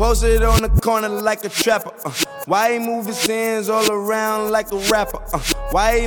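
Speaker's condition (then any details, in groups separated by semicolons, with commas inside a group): No condition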